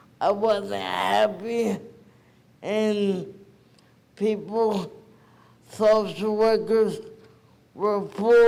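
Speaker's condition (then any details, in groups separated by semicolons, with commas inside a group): Cerebral palsy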